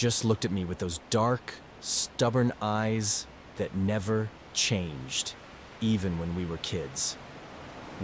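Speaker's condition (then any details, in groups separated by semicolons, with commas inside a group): No condition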